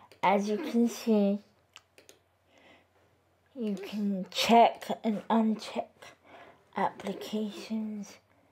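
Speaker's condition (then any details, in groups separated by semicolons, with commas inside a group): Cerebral palsy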